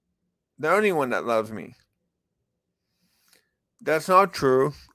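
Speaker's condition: Cerebral palsy; speech impediment

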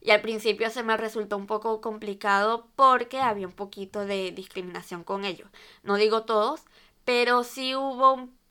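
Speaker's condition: Cleft lip and palate; visible lip scar

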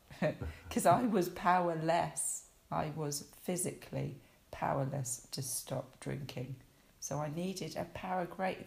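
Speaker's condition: No condition

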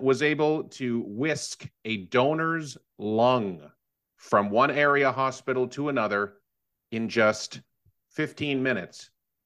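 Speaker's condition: No condition

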